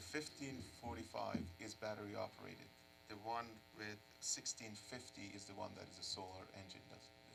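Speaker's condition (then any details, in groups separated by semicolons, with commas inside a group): No condition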